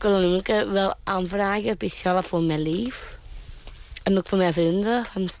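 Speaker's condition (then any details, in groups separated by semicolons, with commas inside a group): Down syndrome; intellectual disability; performing as gnome in theater, gnome language without full sentences, calls out on stage; sometimes has to call out, occasional voice strain from calling out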